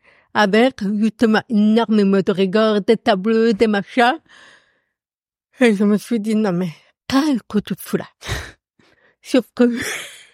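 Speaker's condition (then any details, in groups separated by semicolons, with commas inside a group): Profound congenital deafness; accent from deafness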